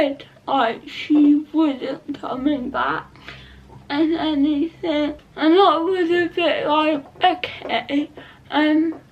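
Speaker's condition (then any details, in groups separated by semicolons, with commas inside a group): Cerebral palsy; not quadriplegic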